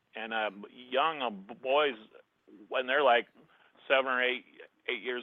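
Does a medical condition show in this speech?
Yes: stutter; cerebral palsy; cerebral palsy from birth, very limited use of right side; words flow once involved in topic, host says sounds great; here prolonged sounds.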